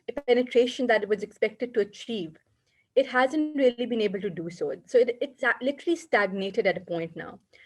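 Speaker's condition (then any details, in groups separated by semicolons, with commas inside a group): No condition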